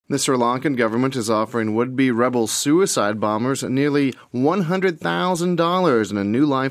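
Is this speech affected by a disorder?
No.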